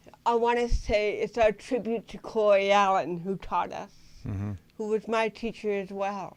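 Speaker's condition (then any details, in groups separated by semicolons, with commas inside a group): Cerebral palsy; lifelong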